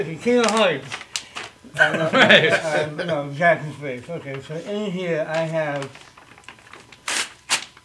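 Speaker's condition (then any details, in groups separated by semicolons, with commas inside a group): Cerebral palsy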